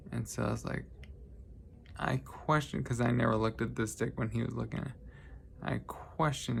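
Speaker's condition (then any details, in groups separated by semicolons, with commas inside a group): Traumatic brain injury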